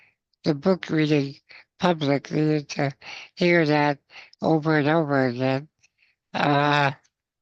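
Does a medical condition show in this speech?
Yes: spinal muscular atrophy; congenital, progressive weakness, never walked, wheelchair.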